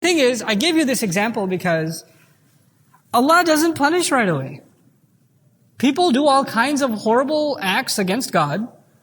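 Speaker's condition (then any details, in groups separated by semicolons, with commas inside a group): No condition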